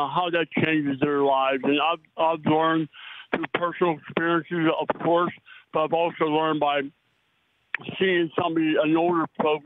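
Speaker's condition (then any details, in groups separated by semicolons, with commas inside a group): Oral cancer; may be hard to understand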